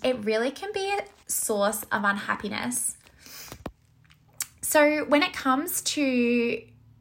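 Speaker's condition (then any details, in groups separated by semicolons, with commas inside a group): No condition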